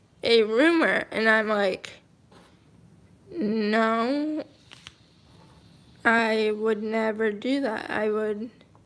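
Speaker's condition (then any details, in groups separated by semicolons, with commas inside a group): Cerebral palsy, mild; speech affected, throat tightens, needs deep breaths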